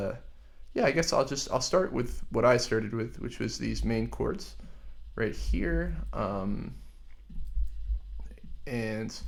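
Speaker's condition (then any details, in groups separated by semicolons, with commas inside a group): No condition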